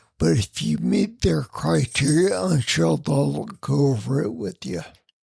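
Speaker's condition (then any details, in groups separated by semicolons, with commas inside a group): Spinocerebellar ataxia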